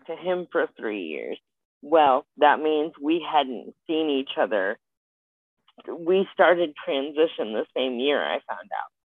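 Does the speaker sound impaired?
Yes: spastic quadriplegic cerebral palsy; brain-body communication misfire, uses wheelchair, not paralysis, full body sensation.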